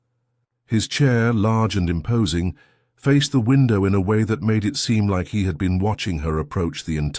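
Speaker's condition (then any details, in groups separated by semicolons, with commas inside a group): No condition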